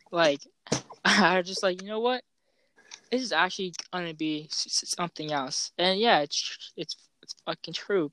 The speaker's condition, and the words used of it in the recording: Stuttering. I actually can make fun of people who have a stutter because I also have it.